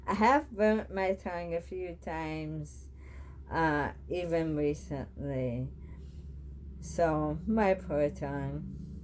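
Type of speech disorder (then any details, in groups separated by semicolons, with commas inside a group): Bulbar dysarthria; bulbar onset ALS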